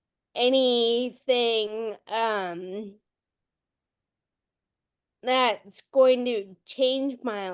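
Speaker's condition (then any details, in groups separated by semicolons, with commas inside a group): Friedreich's ataxia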